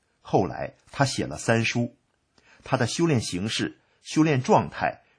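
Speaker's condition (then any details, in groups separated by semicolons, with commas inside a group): No condition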